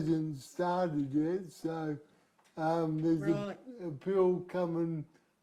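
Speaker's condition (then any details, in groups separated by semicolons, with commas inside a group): Cerebral palsy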